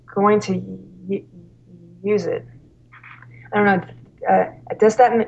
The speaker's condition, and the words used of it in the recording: Stuttering. So it's not like, oh, here's my stuttering, and I'm at the mercy of this thing.